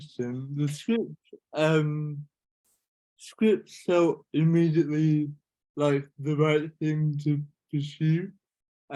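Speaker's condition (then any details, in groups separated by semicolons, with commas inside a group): Cerebral palsy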